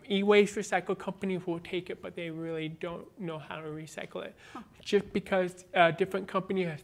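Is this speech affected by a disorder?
Yes: born deaf, cochlear implant, congenital.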